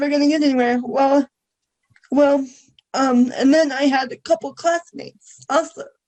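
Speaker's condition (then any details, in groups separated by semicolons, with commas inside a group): Cerebral palsy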